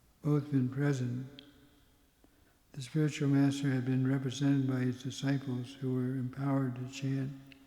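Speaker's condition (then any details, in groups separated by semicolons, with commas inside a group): Parkinson's; tremor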